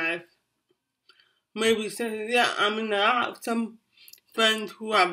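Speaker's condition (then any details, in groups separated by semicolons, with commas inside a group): Cerebral palsy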